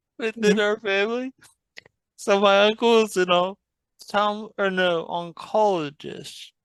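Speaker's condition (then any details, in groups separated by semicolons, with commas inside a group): Traumatic brain injury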